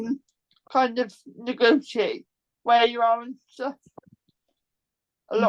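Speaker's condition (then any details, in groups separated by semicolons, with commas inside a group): Cerebral palsy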